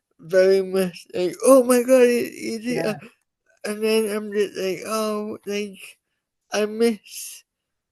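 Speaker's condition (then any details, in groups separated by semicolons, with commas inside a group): Cerebral palsy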